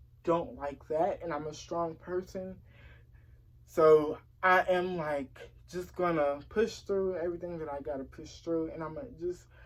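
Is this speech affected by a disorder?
Yes: cerebral palsy; since early childhood.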